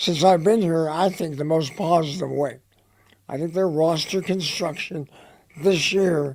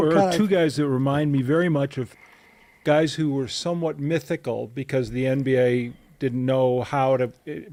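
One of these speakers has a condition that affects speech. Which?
The first: head and neck cancer; dry throat, dry mouth.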